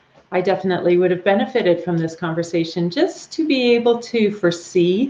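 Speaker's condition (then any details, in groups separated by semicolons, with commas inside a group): No condition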